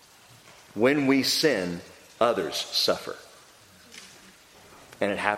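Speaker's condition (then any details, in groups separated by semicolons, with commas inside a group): No condition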